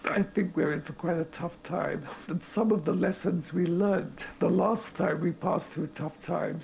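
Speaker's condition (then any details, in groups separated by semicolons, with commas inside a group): Motor neurone disease; late stage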